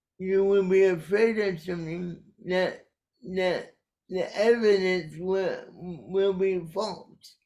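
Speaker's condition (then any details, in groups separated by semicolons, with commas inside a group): Cerebral palsy; caused by brainstem aneurysm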